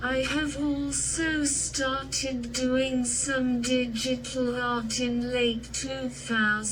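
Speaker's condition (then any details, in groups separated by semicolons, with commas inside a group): Cerebral palsy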